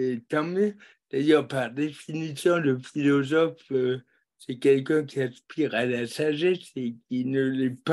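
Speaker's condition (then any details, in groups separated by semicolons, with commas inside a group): Cerebral palsy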